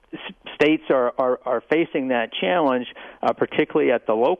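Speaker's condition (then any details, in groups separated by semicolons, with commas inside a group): No condition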